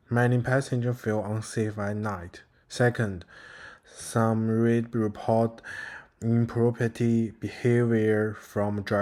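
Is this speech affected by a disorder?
No.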